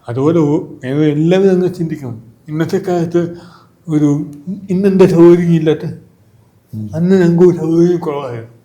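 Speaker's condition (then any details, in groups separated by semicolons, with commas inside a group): Cerebral palsy; from birth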